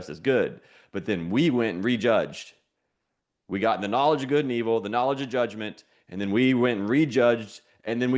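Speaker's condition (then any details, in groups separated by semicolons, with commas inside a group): No condition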